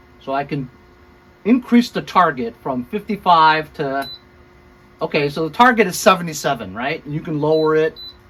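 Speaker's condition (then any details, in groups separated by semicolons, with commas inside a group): No condition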